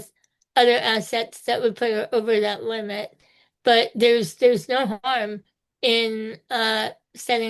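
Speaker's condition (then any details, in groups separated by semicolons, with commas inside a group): Spinal muscular atrophy type two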